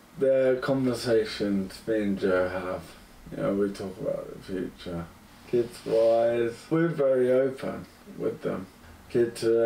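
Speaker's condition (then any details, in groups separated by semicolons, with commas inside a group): Motor neurone disease; progressing, under two years since diagnosis; speech has declined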